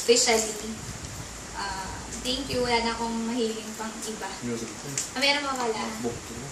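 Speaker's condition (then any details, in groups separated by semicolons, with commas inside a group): No condition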